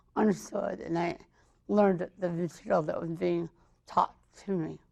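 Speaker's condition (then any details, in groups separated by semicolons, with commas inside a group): Mild cerebral palsy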